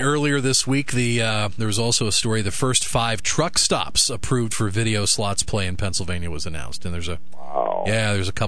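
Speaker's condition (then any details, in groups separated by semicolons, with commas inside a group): No condition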